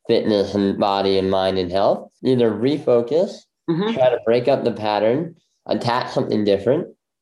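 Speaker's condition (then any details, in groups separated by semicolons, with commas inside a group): Bilateral cleft lip; jaw surgery twice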